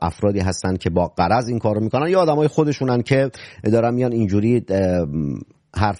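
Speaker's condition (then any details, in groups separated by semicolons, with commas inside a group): No condition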